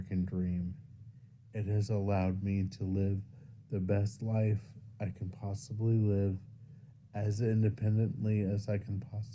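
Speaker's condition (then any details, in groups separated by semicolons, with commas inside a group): Cerebral palsy; from birth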